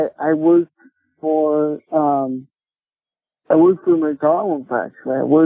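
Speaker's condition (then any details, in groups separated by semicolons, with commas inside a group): Cerebral palsy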